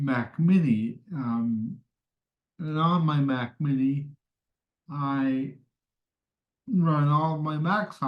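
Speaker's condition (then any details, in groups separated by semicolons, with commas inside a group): Cerebral palsy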